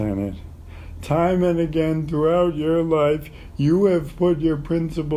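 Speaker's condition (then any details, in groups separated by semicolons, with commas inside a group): ALS; terminal; voice is going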